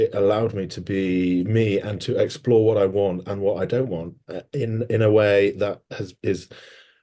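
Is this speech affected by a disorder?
No.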